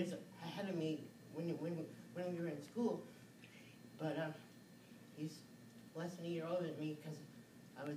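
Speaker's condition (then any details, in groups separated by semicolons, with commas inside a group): Cerebral palsy; from birth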